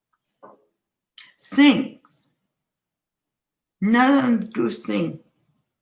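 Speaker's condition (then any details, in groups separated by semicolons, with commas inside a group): Cerebral palsy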